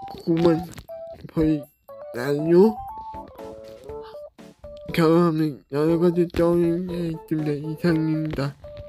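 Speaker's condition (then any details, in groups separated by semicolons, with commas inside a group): Cerebral palsy; brain lesion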